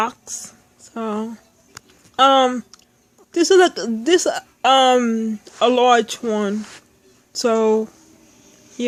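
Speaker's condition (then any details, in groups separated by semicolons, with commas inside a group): Speech impairment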